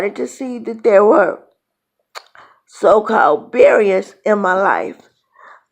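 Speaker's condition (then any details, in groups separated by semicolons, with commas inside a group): Cerebral palsy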